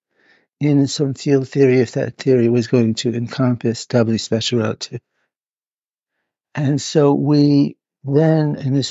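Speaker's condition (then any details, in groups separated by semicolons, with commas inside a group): Parkinson's; reports not feeling very well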